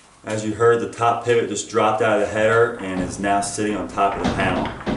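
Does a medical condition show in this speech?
No.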